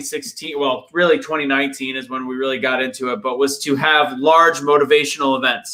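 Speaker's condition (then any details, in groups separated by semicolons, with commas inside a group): No condition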